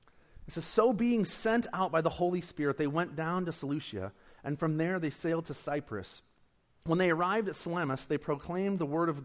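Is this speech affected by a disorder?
No.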